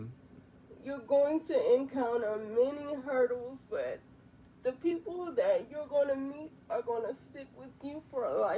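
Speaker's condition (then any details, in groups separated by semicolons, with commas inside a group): Quadriplegic cerebral palsy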